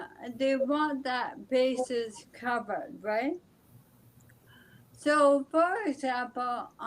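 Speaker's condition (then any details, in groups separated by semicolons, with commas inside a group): ALS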